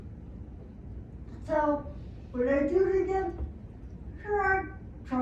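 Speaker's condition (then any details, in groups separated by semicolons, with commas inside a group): Traumatic brain injury; speech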